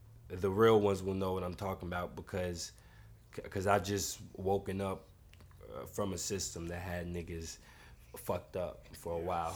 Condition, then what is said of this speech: Stuttering. And when we got done with it, plus I heard how much I stuttered on it, which, you feel me, like I will stutter like on this podcast, probably.